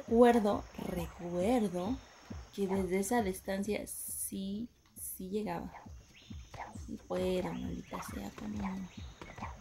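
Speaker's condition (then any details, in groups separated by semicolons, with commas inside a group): No condition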